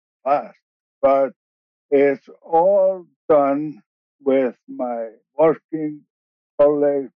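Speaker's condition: ALS, bulbar onset, later regular ALS; wheelchair user

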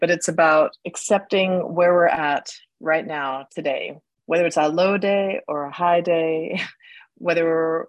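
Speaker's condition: No condition

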